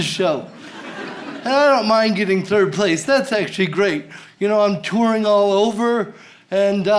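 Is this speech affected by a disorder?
Yes: cerebral palsy.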